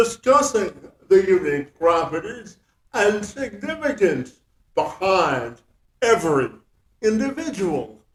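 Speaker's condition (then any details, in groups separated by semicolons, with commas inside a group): Cerebral palsy; present from birth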